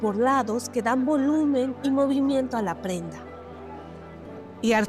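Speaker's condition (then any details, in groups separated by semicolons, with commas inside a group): No condition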